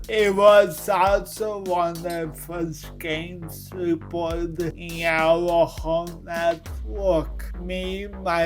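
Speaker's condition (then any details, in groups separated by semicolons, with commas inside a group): Cerebral palsy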